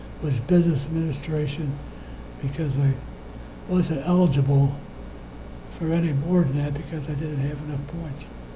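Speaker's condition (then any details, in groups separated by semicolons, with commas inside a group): Parkinson's disease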